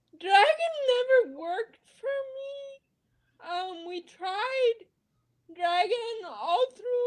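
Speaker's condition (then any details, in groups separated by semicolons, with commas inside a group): Cerebral palsy; spasticity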